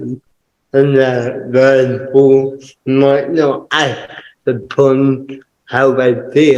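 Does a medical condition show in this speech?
Yes: cerebral palsy; permanent wheelchair user.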